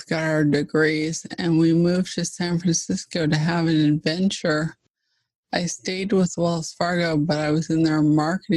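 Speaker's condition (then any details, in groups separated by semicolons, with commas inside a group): ALS (Lou Gehrig's disease)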